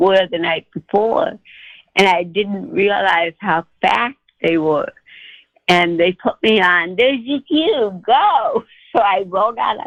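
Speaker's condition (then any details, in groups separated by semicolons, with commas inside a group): Cerebral palsy; titanium neck, dystonia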